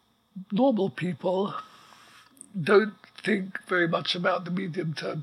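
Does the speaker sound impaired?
Yes: ALS; progressive neuromuscular illness, paralyzed from neck down, effectively quadriplegic; breathes with respirator apparatus, diagnosed about two years earlier, writes through dictation; voice still working perfectly well, breathing apparatus audible in background.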